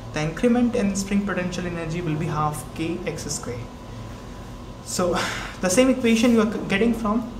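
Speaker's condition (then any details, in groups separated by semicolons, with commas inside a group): No condition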